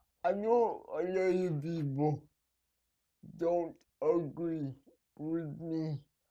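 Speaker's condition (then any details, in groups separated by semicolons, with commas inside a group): Cerebral palsy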